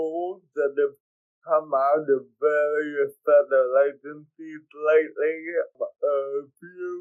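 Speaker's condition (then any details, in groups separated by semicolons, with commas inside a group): Cerebral palsy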